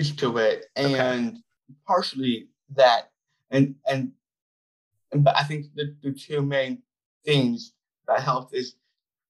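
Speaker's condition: Down syndrome; gave TEDx talk

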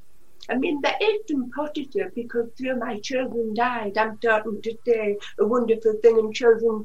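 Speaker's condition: Usher syndrome (deafblindness), profoundly deaf since birth, severe; sometimes removes them

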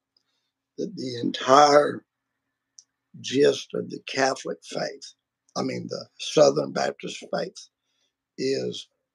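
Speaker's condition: Vocal cord surgery; including laser treatment

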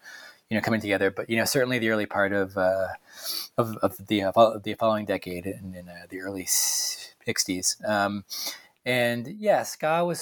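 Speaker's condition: Stuttering; throat a little scratchy at one point; a couple of words may come out stuttered, briefly scratchy throat; repeated sounds, repeated words

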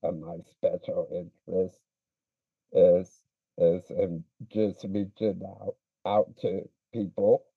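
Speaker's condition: Speech impediment

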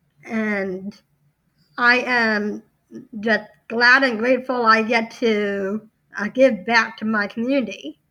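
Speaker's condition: Down syndrome

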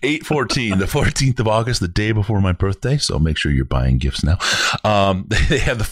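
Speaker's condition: No condition

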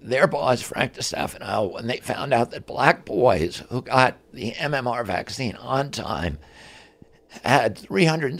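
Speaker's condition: Spasmodic dystonia; voice affected

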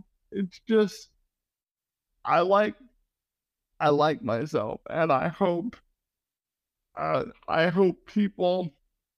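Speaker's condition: Cerebral palsy

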